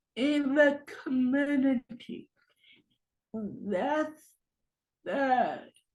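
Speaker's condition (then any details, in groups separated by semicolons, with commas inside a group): Cerebral palsy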